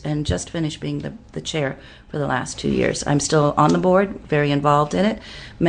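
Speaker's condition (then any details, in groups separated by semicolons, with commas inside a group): No condition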